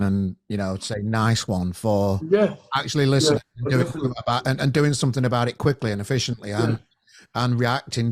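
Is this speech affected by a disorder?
No.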